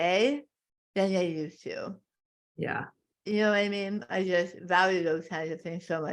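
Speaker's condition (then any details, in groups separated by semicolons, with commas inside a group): Tongue cancer; stage four tongue carcinoma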